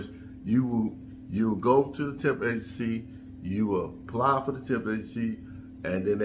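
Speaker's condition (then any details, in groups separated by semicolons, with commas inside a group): No condition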